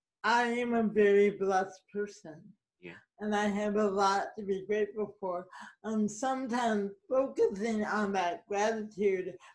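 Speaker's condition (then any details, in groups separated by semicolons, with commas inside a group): Cerebral palsy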